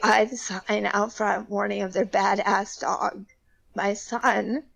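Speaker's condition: Spasmodic dysphonia; voice cracking

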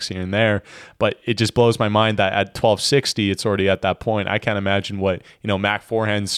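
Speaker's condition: No condition

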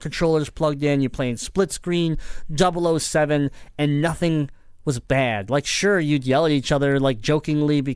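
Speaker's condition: Cleft palate; talked differently growing up

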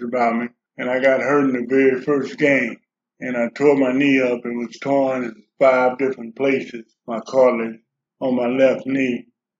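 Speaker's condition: Parkinson's disease; Parkinson's disease for quite a while, age 70

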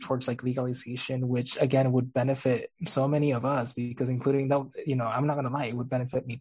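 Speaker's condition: No condition

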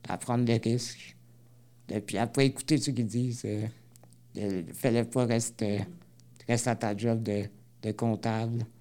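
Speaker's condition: Spinal muscular atrophy type 2; wheelchair user

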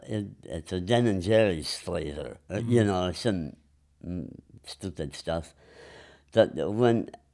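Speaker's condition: Enlarged tongue from vascular growth; regrowth after months

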